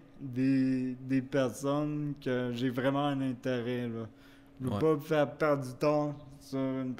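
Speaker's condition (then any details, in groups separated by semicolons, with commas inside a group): Cerebral palsy; wheelchair use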